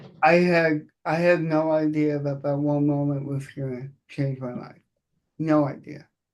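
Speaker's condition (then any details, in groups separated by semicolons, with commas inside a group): Cerebral palsy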